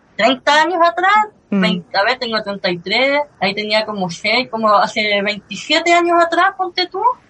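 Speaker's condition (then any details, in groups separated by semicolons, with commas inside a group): Cleft lip and palate; since early childhood, fissure present in kindergarten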